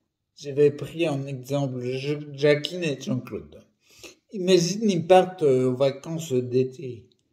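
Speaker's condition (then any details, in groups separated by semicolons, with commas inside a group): Primary progressive multiple sclerosis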